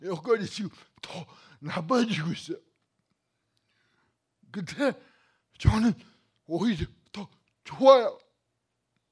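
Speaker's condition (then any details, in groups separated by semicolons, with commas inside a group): Cerebral palsy; two surgeries upcoming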